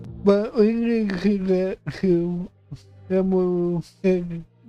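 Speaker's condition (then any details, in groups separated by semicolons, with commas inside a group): Cerebral palsy; affects voice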